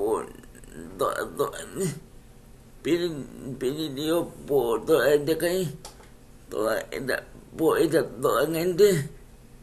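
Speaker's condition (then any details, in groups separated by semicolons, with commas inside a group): Cerebral palsy; speech affected by condition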